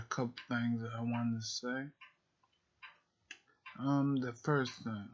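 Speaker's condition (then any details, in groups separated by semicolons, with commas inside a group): Multiple sclerosis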